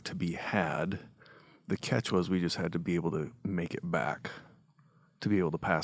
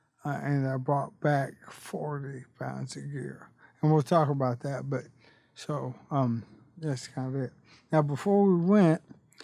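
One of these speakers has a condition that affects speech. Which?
The second: ALS; bulbar-upper onset, tongue, arms, chest, spreading to diaphragm; speech degraded, barely able to talk, half-breath capacity.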